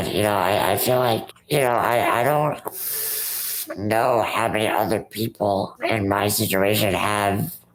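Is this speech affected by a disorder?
Yes: rare muscular dystrophy.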